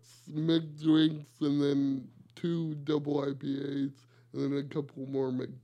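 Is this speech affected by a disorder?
Yes: cerebral palsy; wheelchair user.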